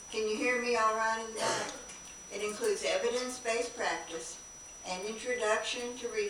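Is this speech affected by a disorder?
No.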